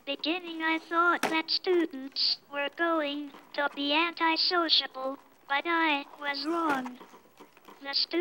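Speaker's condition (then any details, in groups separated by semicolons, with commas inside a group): Cerebral palsy, speech-generating device; wheelchair user; may not speak, uses voice output communication device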